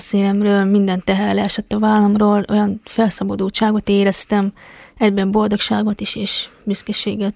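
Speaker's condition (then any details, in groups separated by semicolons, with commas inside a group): Deafness; congenital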